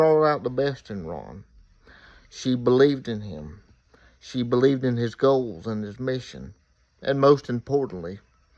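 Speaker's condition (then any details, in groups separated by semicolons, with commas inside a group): Cerebral palsy; reports speaking clearly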